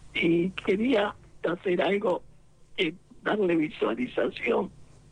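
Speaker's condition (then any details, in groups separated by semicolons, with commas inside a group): Laryngectomy, esophageal speech; total laryngectomy for cancer of larynx and vocal cords, four complicated operations, totally mute after surgery; cancer reported all well after surgery and treatment, some bad days; esophageal voice, very hard to relearn, sounds fairly clear, no assistive device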